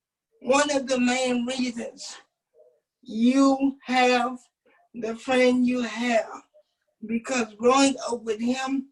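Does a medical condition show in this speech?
Yes: cerebral palsy; present from birth; predicted never to speak, now speaks.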